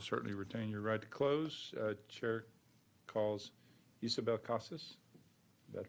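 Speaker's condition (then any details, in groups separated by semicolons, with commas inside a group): No condition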